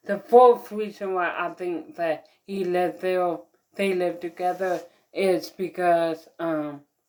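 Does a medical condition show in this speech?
Yes: mild cerebral palsy.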